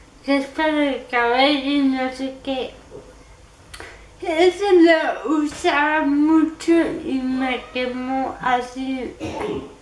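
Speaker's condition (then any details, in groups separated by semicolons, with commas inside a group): Cerebral palsy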